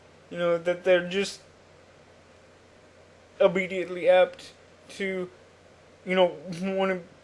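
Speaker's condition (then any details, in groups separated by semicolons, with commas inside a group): Cerebral palsy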